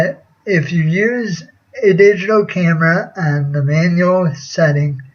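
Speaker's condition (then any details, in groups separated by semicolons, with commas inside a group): Cerebral palsy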